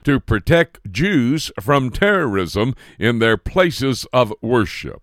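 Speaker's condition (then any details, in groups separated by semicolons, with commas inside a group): No condition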